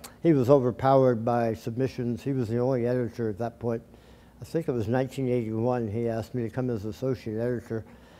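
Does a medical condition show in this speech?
Yes: tongue cancer surgery.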